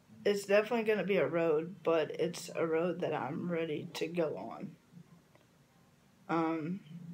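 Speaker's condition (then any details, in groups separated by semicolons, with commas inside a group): Cerebral palsy; from birth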